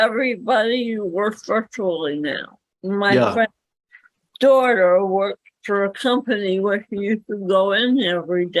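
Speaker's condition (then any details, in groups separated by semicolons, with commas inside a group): Cerebral palsy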